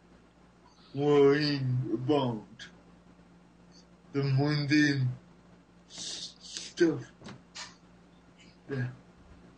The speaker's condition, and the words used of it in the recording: Cerebral palsy. Megan interprets for him on a regular basis, but he's so understandable.